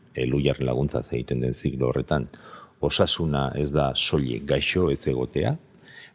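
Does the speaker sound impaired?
No.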